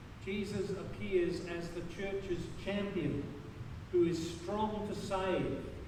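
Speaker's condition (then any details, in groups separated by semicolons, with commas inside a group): No condition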